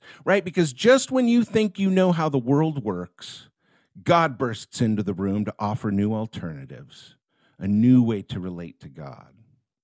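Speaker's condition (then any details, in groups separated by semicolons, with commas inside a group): No condition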